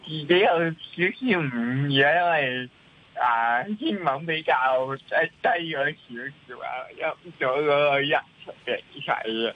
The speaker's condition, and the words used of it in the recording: Cerebral palsy. 因为我手部同手部肌肉等等嘅控制有少少唔系太灵活啊，好似要一夹嘅，同埋口部嘅肌肉嗰度都會影響